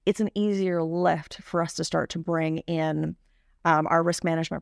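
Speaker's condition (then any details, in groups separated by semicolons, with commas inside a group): No condition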